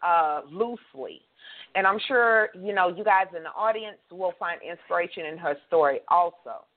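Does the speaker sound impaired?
No.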